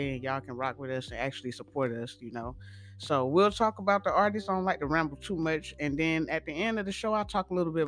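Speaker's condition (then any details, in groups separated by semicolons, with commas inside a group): No condition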